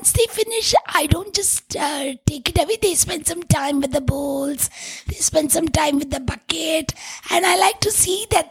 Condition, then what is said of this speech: Tracheostomy. And oh yeah, this voice, anybody knows, they don't forget.